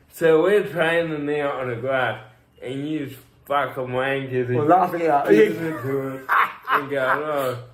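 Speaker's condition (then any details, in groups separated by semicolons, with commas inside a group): Cerebral palsy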